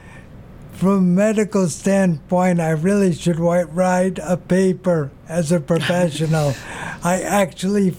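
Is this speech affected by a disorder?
Yes: aphasia after stroke; stroke destroyed quarter of brain, right side, left side partially paralyzed, left arm unusable, lost proprioception; 7 years post stroke, 5 years with Triangle Aphasia Project, talks on any subject; initially no words, no reading, no swallowing, stomach tube, early speech therapy, relearned reading.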